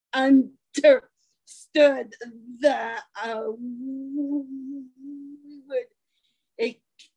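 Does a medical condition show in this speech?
Yes: stuttering; attended a speech course; here blocks.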